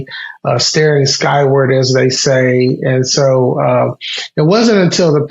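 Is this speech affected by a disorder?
No.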